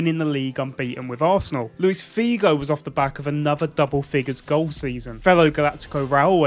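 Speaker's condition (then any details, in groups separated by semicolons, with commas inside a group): No condition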